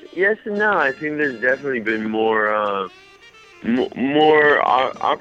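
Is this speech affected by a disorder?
Yes: mild cerebral palsy.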